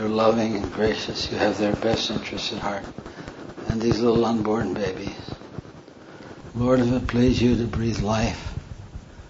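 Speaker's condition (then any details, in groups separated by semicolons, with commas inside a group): Parkinson's; hand tremor during talk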